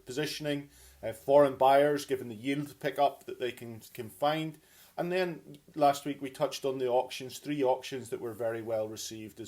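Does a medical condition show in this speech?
No.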